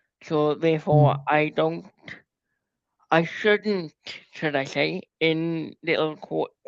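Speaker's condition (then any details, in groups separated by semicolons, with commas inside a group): Cerebral palsy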